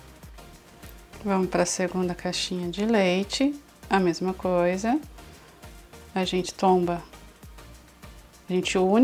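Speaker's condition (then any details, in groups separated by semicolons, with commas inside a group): No condition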